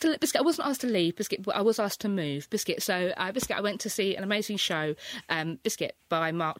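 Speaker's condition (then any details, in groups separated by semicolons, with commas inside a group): Tourette's syndrome, coprolalia; frequent verbal tics, also hedgehog, cats, Aladdin, otherwise clear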